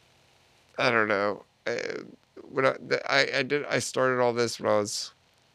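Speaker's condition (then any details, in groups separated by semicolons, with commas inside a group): Duchenne muscular dystrophy; adult stem cell therapy in Panama about 4 years ago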